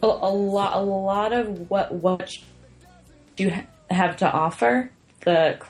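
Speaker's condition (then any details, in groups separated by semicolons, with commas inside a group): Stuttering; sometimes speaks too fast, listeners may not understand or seem confused; repeated sounds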